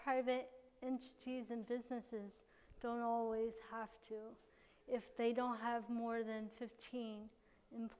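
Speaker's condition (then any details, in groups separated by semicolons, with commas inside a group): Cerebral palsy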